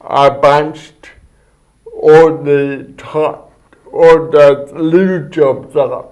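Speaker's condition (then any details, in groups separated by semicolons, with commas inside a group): Cerebral palsy; speech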